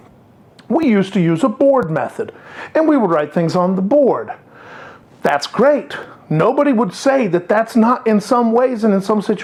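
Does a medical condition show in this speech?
No.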